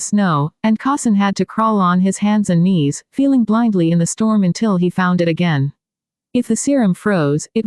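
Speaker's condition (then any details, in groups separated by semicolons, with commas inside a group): No condition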